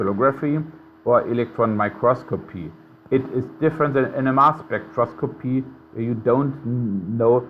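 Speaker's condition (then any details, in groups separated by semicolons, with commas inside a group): No condition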